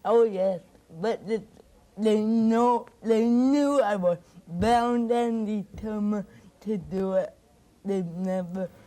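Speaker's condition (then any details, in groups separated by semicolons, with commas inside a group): Cerebral palsy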